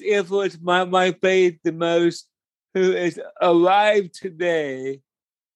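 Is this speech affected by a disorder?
Yes: cerebral palsy; slower movement.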